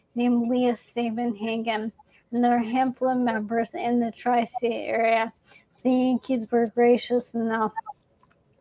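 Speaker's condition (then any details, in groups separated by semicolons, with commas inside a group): ALS; young onset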